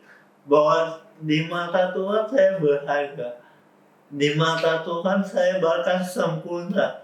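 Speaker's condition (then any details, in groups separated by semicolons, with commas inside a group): Cerebral palsy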